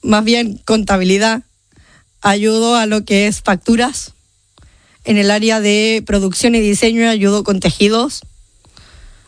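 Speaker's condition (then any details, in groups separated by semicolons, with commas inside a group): Down syndrome; genetic condition, mother prioritized leisure over therapy; age 30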